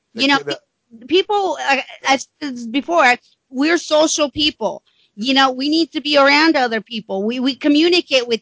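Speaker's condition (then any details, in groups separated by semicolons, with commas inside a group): No condition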